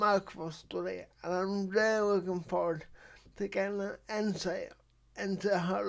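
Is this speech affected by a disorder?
Yes: cerebral palsy.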